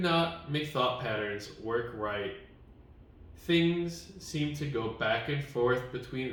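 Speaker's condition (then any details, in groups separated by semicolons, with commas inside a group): No condition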